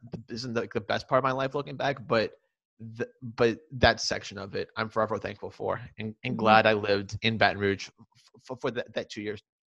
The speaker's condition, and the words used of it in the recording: Stuttering. I was reading at Daily Mass, and I was stuttering a lot during the readings.